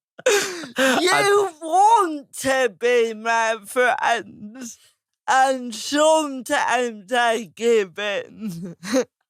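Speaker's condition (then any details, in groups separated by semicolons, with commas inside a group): Cerebral palsy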